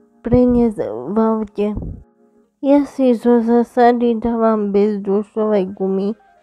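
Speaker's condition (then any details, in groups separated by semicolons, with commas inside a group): Cerebral palsy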